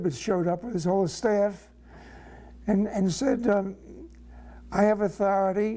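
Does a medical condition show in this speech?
No.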